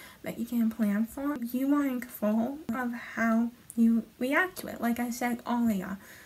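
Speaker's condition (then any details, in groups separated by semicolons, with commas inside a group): Hemiplegic cerebral palsy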